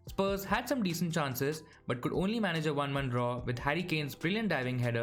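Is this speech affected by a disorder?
No.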